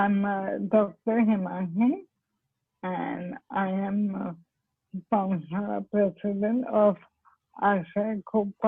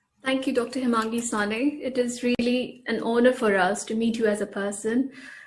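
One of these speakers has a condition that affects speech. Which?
The first: ALS; stem cell therapy, progression reportedly halted, cannot walk, weakness; speech impaired, once unintelligible, now comprehensible, poor voice.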